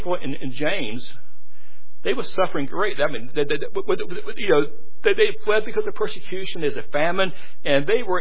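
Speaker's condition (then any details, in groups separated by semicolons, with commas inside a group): Stuttering; lifelong stutter; repeated sounds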